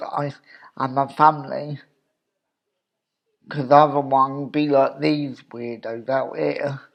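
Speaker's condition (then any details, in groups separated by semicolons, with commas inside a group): Cerebral palsy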